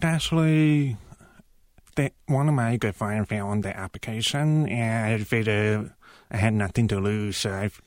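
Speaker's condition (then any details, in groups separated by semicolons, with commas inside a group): Profound deafness; uses cochlear implants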